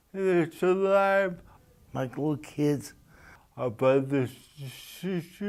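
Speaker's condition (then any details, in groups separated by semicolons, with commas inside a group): Brain injury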